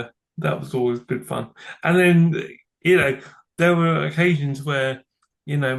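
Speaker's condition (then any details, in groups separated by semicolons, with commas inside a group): Cerebral palsy; from birth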